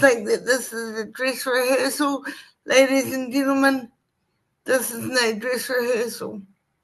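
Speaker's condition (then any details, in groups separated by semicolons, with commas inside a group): Cerebral palsy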